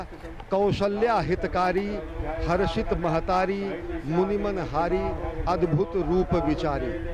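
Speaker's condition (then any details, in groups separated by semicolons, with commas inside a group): No condition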